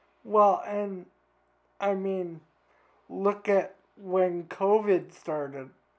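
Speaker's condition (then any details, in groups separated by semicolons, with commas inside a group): Cerebral palsy; from birth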